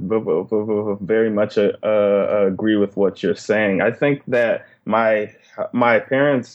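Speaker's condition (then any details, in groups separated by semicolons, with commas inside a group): Stuttering; stuttering since very young age, covert stuttering through high school, sought help in college; pauses and breaks in speech due to stuttering, disfluent moments; parental pressure to control stuttering led to slower speech, more pausing; repeated words, prolonged sounds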